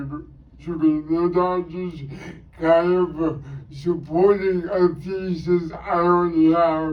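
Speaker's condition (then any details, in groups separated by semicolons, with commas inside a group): Cerebral palsy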